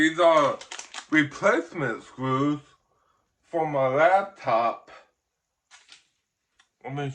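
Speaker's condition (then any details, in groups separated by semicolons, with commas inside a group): Ataxic cerebral palsy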